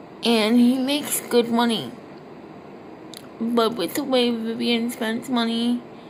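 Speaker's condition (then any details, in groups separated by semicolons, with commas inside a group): Cerebral palsy, triplegia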